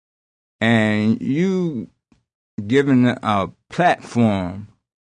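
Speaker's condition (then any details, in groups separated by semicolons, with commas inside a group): Aphasia after strokes; singing suggested by doctor as therapy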